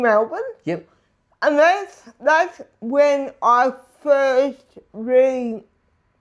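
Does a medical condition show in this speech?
Yes: disability affecting speech; voice and speech affected, speech therapy from age one.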